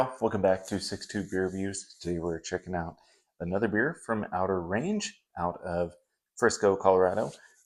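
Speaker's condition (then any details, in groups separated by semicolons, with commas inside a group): No condition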